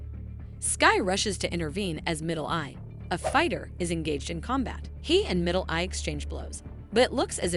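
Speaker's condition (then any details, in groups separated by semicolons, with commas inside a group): No condition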